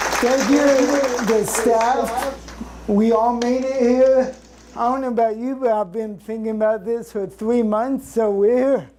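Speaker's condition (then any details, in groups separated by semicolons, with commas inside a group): Cerebral palsy; since birth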